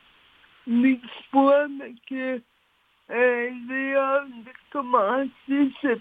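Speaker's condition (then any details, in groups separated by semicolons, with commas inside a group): Cerebral palsy; all four limbs affected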